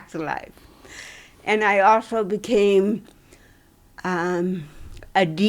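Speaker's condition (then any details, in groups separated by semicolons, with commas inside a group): Cerebral palsy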